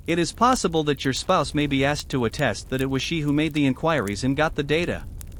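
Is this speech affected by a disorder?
No.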